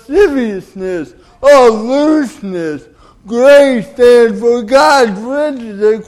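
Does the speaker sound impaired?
Yes: cerebral palsy; oxygen loss at birth, cord around neck, delayed development, diagnosed at 18 months, Kennedy Krieger.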